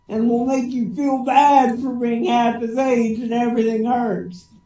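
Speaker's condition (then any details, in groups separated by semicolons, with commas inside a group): Cerebral palsy; speech sounds drunk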